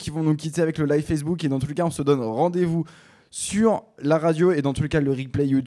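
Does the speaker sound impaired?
No.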